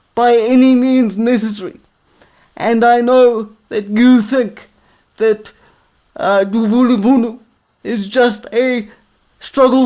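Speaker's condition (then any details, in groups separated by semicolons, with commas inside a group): Quadriplegic cerebral palsy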